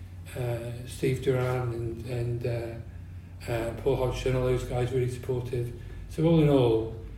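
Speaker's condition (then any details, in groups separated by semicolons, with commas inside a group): Parkinson's disease; years since diagnosis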